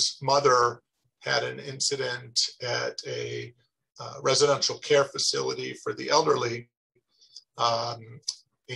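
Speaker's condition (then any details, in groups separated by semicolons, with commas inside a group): No condition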